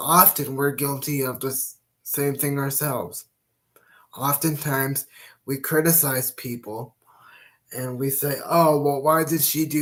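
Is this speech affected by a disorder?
Yes: cerebral palsy.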